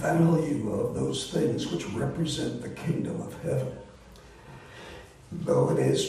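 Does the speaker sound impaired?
Yes: voice disorder; not contagious.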